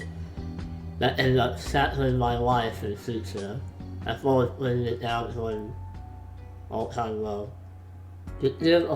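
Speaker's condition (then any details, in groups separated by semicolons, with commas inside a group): Facial palsy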